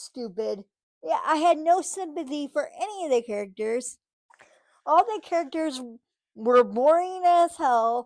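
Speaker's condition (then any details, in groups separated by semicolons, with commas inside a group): Cerebral palsy, spastic; from birth, muscle spasms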